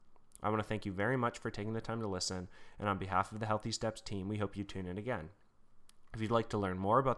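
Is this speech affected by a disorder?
No.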